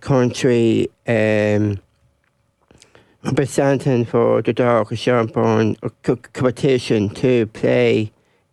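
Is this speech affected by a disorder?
Yes: Down syndrome; congenital, lifelong.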